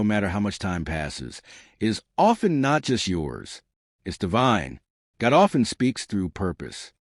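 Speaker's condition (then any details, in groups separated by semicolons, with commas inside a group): No condition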